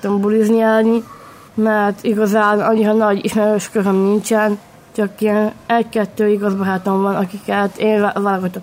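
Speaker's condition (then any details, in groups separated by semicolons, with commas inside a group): Down syndrome; congenital, extra chromosome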